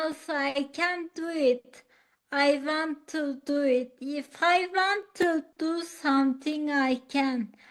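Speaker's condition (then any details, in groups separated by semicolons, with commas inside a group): Acquired ataxia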